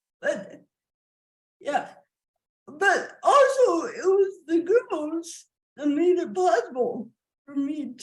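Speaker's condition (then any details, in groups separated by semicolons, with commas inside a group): Cerebral palsy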